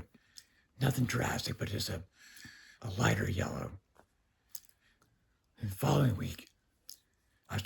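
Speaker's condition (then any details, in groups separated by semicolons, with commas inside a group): Neck cancer with tracheostomy, speaking valve; neck cancer, radiation narrowed vocal cords, tracheostomy; speaks via valve, gravelly quiet voice, pressure when swallowing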